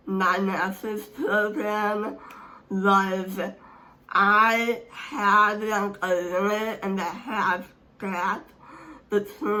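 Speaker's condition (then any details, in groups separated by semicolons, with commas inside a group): Speech impairment; hard to understand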